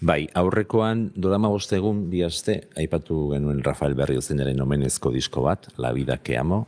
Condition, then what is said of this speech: None; typical speech.